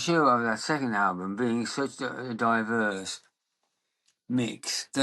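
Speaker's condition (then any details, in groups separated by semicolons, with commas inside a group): Parkinson's disease; about 16 years since diagnosis, hip replacement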